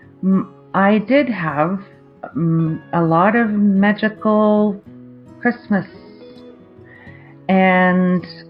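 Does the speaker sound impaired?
Yes: aphasia after stroke; in recovery, in speech therapy, aphasia improving.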